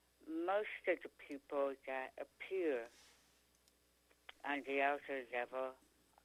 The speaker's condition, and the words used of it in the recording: Tongue cancer surgery. Today I'm speaking, which, and pretty clearly also, I'm able